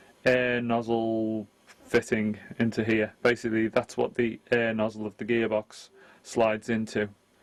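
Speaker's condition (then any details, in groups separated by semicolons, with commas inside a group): No condition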